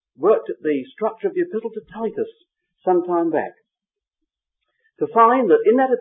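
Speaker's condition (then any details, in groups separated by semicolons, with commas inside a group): No condition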